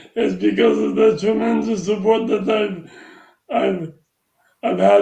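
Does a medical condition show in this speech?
Yes: traumatic brain injury.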